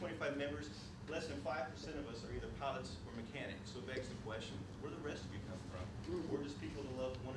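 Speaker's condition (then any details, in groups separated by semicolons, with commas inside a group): No condition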